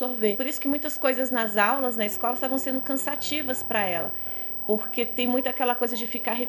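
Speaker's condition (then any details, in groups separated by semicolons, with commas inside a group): No condition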